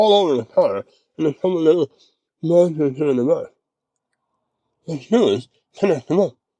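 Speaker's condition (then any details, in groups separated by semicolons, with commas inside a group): Mouth cancer surgery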